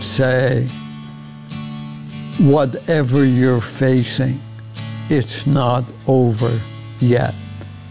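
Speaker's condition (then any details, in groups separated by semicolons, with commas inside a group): ALS; beyond 11 years now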